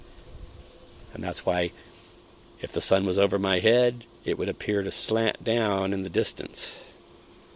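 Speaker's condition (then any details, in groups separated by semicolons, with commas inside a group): No condition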